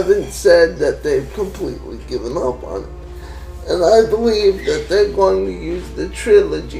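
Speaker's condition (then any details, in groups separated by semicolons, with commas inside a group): Cerebral palsy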